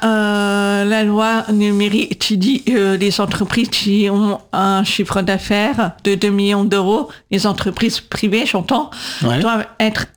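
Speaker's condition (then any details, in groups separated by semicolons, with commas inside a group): Deaf from birth; congenital deafness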